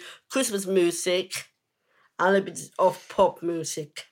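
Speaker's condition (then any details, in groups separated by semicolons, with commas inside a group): Down syndrome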